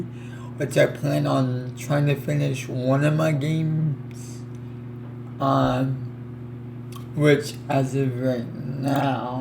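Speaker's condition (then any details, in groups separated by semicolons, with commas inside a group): Cerebral palsy; affects legs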